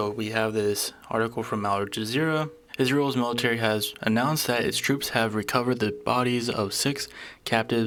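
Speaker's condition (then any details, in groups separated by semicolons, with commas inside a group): No condition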